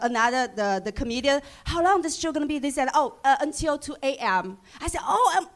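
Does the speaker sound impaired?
No.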